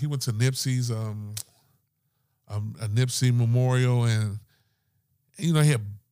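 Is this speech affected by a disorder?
No.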